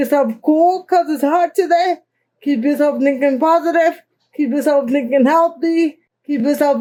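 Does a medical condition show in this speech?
Yes: cerebral palsy; present from birth.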